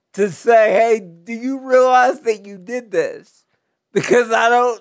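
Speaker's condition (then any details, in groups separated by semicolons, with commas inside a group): Cerebral palsy; difficulty typing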